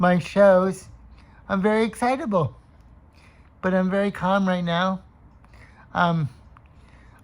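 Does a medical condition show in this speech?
Yes: cerebral palsy.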